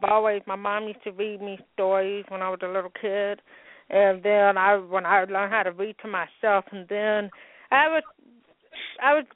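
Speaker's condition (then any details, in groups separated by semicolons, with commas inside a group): Hearing loss with speech impediment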